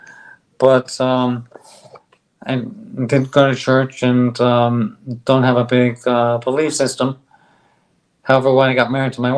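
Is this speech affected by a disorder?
Yes: ALS; on drug, stronger bite, speaks better.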